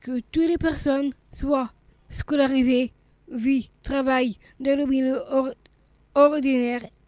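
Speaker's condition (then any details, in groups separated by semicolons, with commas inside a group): Down syndrome; congenital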